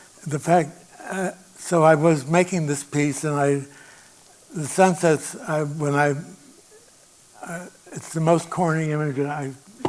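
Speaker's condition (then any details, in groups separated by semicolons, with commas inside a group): Parkinson's disease; reduced nimbleness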